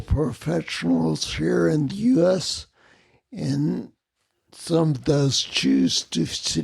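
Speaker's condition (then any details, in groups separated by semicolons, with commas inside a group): Multiple sclerosis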